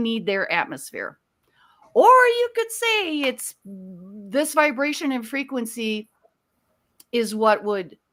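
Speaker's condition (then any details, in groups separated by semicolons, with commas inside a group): No condition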